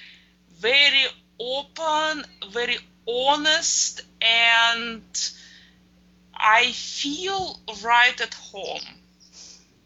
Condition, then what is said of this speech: Stuttering. Very positive, very positive, and I was a little bit afraid because I recently attained a great deal of fluency.